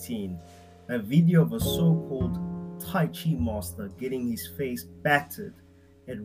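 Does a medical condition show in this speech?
No.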